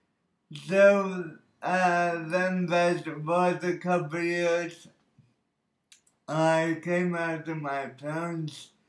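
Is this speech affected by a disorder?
Yes: birth oxygen deprivation brain injury.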